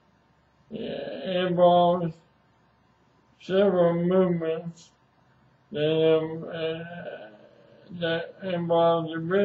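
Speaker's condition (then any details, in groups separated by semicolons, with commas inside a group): ALS; speech somewhat hard to understand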